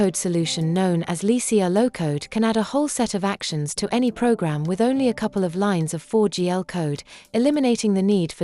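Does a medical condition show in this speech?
No.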